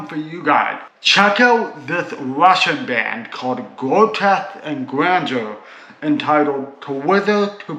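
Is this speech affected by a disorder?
Yes: cerebral palsy.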